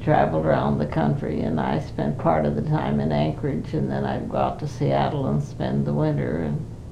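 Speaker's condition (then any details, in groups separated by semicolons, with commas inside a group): Parkinson's disease; cannot live alone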